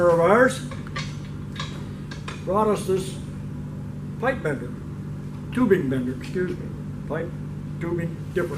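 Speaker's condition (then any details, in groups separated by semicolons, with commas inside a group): No condition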